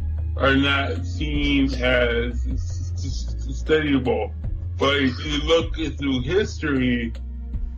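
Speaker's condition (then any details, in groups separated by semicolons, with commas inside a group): Cerebral palsy; no ambulance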